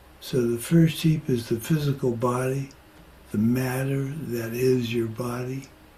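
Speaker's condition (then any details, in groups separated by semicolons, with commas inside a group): Parkinson's; progressing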